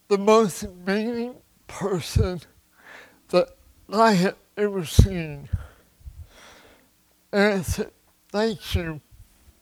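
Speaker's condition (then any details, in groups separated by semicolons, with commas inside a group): Cerebral palsy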